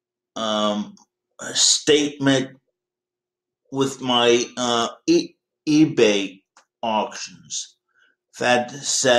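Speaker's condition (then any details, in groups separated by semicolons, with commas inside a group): Cerebral palsy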